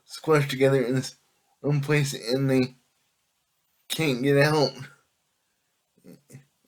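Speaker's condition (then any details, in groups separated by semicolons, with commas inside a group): Cerebral palsy; able to speak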